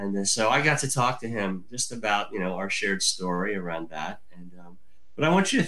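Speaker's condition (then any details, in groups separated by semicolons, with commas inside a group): Cleft lip and palate; from birth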